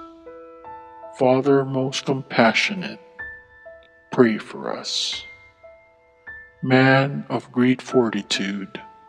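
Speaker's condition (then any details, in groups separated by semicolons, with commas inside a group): No condition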